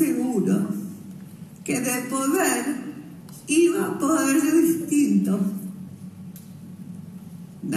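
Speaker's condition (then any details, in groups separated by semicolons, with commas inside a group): Cerebral palsy; speech affected by condition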